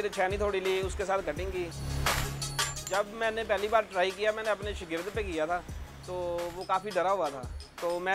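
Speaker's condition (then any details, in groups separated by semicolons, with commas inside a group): No condition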